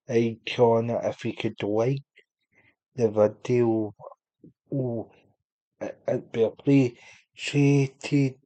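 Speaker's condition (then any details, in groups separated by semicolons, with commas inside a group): Cerebral palsy; unable to walk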